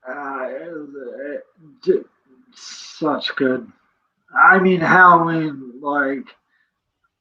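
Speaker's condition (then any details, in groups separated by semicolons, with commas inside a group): Cerebral palsy; present from birth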